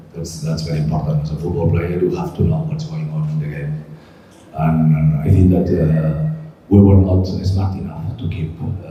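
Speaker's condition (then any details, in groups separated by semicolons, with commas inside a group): No condition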